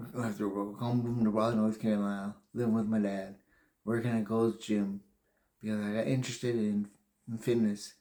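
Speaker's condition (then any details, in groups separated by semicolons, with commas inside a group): Brain injury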